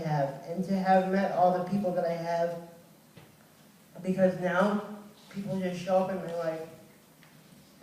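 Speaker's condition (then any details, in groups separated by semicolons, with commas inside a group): Cerebral palsy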